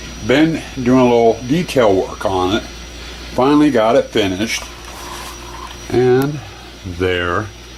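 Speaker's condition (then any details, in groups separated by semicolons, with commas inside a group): No condition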